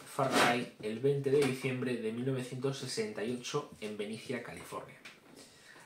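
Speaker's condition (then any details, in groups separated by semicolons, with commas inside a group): No condition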